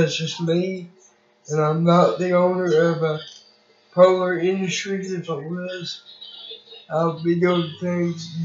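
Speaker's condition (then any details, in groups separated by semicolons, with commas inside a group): Cerebral palsy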